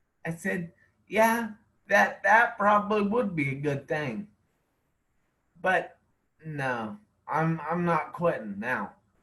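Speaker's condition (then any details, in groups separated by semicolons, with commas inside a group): Traumatic brain injury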